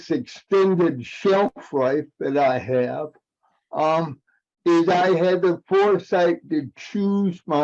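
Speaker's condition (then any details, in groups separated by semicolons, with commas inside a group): Cerebral palsy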